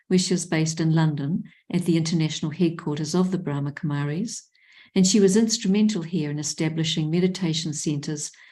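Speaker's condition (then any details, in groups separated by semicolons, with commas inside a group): No condition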